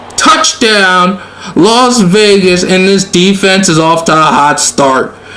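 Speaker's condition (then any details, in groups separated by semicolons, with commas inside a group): No condition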